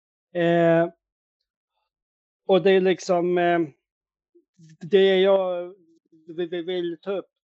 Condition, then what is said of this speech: Stuttering. Nu, nu pratar jag, jag, jag är ändå rätt bra nu.